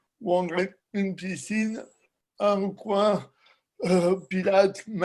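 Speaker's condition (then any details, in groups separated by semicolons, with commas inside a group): Cerebral palsy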